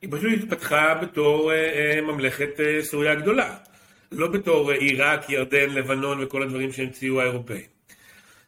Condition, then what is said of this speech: None; typical speech.